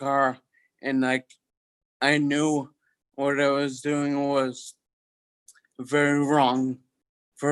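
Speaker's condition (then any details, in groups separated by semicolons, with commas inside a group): Toxic leukoencephalopathy, locked-in syndrome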